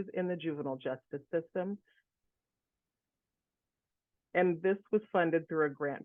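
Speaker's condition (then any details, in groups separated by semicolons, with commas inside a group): No condition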